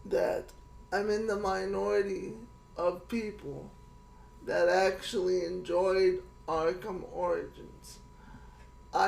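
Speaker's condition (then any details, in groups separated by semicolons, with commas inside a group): Cerebral palsy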